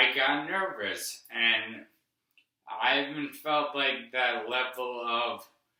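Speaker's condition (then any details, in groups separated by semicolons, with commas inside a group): Brain injury; affects how he talks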